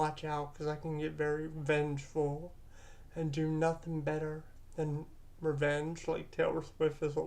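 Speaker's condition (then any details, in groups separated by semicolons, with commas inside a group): Cerebral palsy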